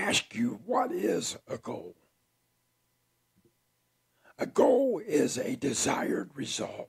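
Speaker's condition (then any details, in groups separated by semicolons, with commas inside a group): Throat cancer; tracheostomy tube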